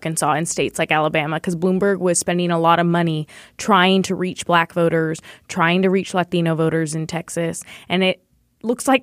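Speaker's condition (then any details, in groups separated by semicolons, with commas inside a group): No condition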